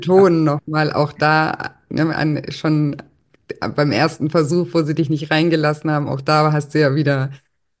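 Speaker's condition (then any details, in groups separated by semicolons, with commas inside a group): No condition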